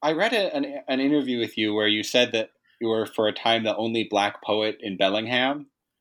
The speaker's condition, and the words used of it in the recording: No condition.